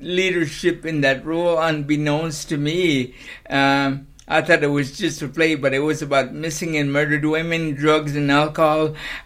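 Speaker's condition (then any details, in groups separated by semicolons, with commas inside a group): Cerebral palsy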